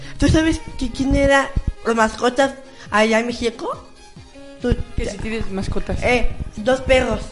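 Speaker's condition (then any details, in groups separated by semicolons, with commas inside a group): Down syndrome; congenital, boy of about thirteen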